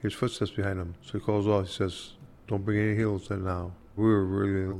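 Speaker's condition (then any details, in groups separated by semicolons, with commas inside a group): Parkinson's disease; speech affected very significantly, hard time talking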